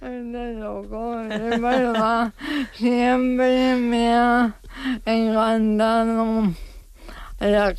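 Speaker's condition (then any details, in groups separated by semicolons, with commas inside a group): ALS; diagnosed at about age 35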